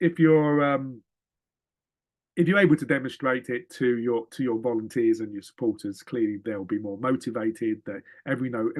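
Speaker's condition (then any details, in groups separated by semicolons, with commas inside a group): No condition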